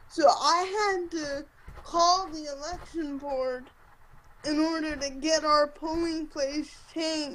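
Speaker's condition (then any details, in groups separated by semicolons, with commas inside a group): Cerebral palsy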